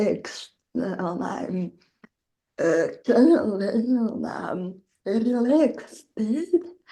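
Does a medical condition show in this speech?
Yes: generalized dystonia; generalized, leg weakness; progressed over time.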